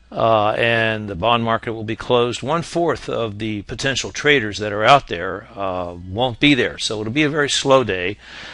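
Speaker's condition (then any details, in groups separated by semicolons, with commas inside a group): No condition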